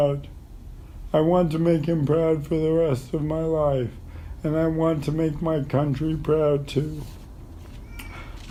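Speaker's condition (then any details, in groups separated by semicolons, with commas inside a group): ALS; terminal; voice is going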